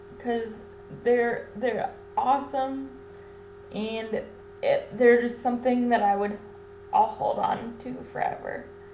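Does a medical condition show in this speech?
Yes: cerebral palsy; infant ventilator.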